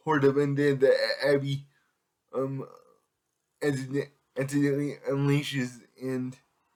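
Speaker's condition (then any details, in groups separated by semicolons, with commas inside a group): Cerebral palsy; able to speak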